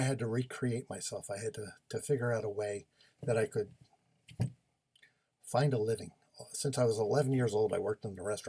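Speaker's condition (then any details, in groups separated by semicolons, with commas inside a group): No condition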